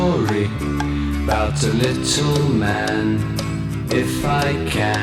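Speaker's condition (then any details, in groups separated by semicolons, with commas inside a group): No condition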